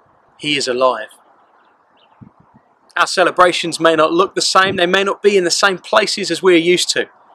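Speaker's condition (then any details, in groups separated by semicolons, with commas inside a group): No condition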